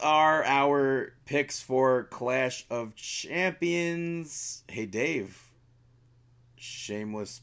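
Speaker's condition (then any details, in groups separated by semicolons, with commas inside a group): No condition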